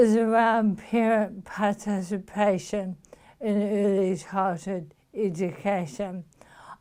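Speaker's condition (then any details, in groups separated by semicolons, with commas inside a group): Motor neuron disease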